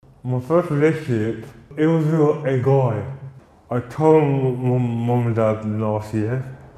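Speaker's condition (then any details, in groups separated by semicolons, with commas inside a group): Cerebral palsy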